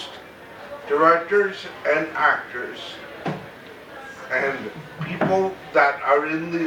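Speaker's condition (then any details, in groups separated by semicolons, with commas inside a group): Cerebral palsy; very mild form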